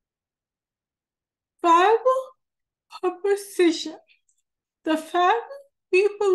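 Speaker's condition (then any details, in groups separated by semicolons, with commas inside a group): Cerebral palsy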